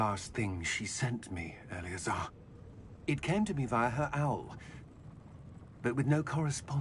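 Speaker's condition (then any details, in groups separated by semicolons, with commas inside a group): No condition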